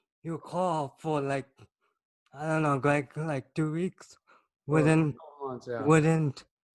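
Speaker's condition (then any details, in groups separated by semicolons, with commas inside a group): Cerebral palsy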